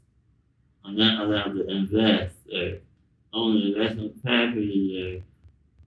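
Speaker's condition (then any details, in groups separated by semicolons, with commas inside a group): Spinal muscular atrophy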